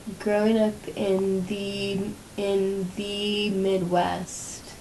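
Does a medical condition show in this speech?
Yes: cerebral palsy.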